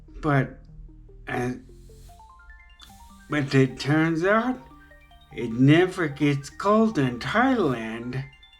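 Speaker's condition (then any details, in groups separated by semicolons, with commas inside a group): Traumatic brain injury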